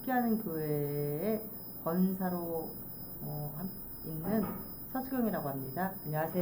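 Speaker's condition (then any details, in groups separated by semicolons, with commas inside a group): No condition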